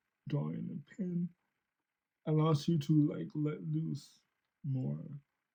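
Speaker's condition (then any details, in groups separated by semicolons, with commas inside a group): Cerebral palsy; since birth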